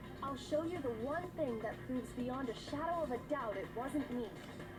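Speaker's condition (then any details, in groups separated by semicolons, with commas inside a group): No condition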